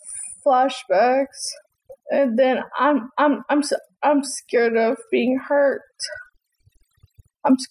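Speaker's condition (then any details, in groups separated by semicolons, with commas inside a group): Stutter; stutters on the word suggestion during this recording; difficulty saying some words such as suggestion, eventually gets words out but takes a while; repeated words, blocks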